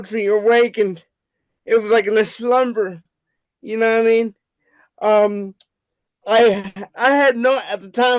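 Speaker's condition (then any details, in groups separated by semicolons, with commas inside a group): Cerebral palsy; unstable voice pitch, speech-to-text struggles, childhood speech therapy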